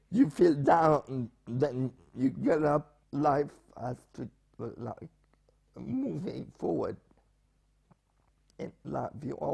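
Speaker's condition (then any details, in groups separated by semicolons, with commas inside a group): Spastic paraplegia with essential tremor; chronic, with essential tremor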